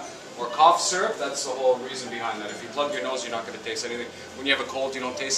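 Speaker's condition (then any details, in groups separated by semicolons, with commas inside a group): No condition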